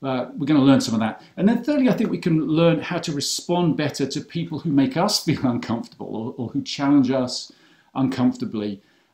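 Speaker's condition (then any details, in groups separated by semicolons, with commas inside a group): No condition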